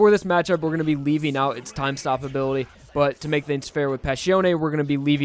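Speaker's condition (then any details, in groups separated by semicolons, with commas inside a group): No condition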